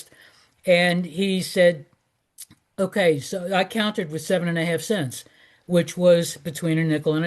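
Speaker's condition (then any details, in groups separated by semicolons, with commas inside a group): No condition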